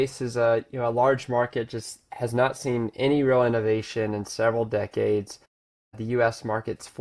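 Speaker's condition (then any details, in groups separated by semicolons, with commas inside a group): No condition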